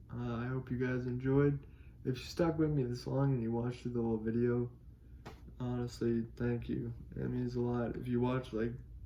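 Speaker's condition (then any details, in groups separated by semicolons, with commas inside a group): Cerebral palsy; able to speak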